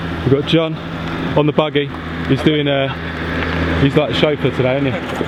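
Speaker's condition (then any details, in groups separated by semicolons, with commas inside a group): No condition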